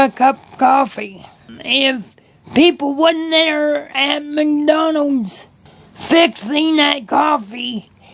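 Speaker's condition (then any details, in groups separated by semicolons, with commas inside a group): Cerebral palsy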